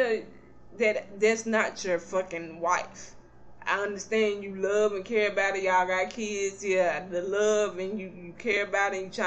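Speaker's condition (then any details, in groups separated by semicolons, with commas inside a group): Cerebral palsy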